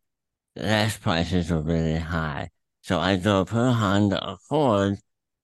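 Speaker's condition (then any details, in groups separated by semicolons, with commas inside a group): Throat cancer; inoperable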